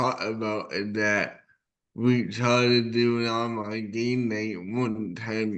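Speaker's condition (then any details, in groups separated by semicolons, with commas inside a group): Cerebral palsy; present from birth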